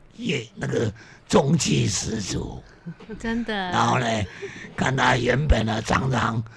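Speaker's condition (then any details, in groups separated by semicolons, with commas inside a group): Vocal cord damage; vocal cord damage after cervical spine surgery, severe car accident 14 years ago, surgery two days later; symptoms greatly improved after Tzu Chi University senior fitness classes; unclear speech from vocal cord damage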